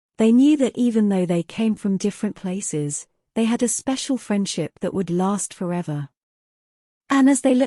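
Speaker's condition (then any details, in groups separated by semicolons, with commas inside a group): No condition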